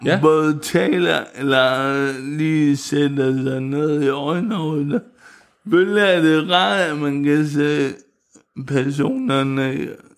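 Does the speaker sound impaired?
Yes: cerebral palsy; wheelchair user, first recorded as mentally retarded before cerebral palsy diagnosis.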